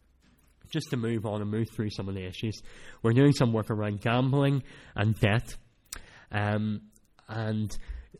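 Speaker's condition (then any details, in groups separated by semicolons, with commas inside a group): Cleft palate; cleft palate since childhood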